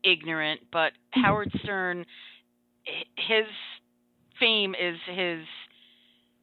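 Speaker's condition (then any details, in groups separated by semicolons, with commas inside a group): Stuttering; rarely stutters on own name; audible stutters during recording, including a block; repeated words, prolonged sounds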